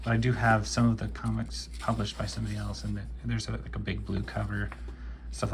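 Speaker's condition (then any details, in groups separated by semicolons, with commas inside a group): No condition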